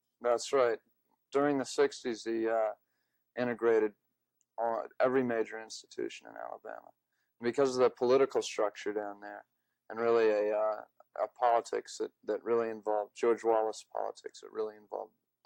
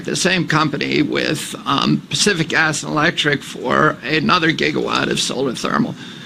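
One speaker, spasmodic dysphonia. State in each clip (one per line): Before onset, pre-2000
Years after onset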